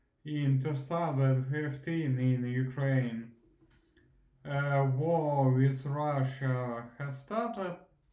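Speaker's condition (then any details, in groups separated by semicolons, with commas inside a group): Primary progressive multiple sclerosis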